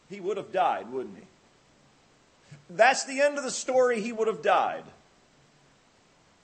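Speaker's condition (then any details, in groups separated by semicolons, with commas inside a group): No condition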